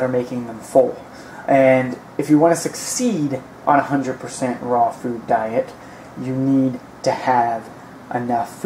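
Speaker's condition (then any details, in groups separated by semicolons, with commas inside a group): No condition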